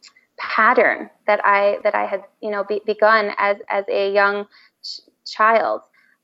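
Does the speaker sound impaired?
Yes: stuttering, covert; developmental stuttering since about age 5, father, sister, uncle, first cousin stutter, no school speech therapy; openly stutters since National Stuttering Association conference; long covert hiding, father-taught Martin Schwartz easy-onset technique failed under pressure, voluntary stuttering later; here repeated sounds, prolonged sounds.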